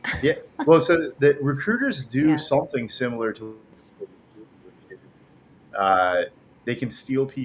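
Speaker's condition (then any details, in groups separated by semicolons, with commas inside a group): No condition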